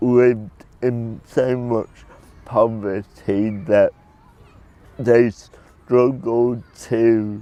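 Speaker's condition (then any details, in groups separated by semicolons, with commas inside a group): Cerebral palsy; early prognosis of never talking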